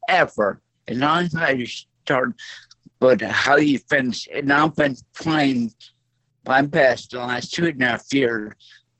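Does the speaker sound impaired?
Yes: stroke; voice affected.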